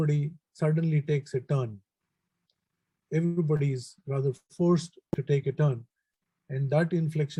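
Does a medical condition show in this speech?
No.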